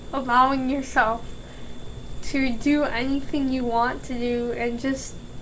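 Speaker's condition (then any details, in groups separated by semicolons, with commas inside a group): Cerebral palsy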